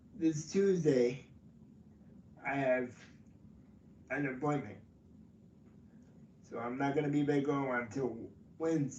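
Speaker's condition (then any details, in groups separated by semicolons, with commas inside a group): Cerebral palsy; from birth, affects legs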